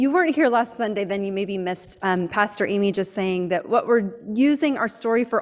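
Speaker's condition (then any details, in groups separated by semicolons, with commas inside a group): No condition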